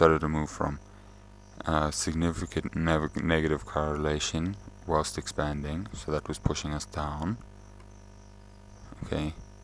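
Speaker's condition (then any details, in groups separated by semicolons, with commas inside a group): No condition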